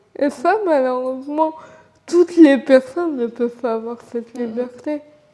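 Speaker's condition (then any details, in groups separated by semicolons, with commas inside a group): Cerebral palsy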